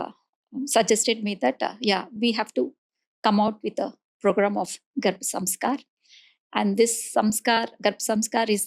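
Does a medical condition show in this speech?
No.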